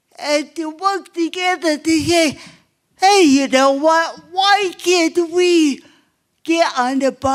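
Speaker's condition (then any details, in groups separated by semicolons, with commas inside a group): Cerebral palsy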